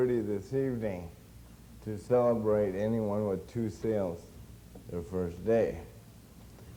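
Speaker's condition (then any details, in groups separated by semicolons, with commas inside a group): Cerebral palsy; since birth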